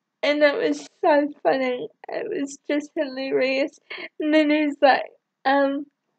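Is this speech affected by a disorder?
Yes: cerebral palsy.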